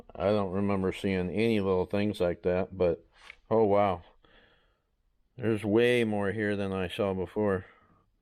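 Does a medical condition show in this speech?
No.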